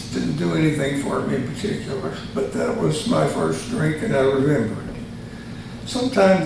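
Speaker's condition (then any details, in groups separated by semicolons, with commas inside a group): Tongue cancer surgery; both sides of tongue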